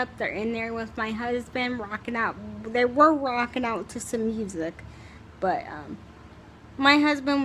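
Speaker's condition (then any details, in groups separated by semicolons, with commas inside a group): Cerebral palsy, spastic, severe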